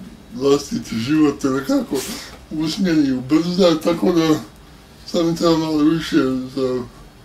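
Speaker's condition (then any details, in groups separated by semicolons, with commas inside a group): Cerebral palsy; hands unusable since childhood, uses left foot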